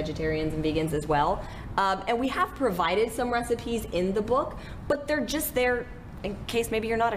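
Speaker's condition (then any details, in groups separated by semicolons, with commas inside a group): No condition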